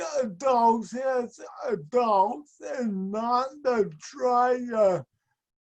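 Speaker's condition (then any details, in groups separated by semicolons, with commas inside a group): Speech and mobility impairment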